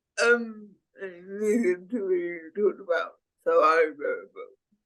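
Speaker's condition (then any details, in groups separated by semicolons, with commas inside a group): Cerebral palsy; speech impediment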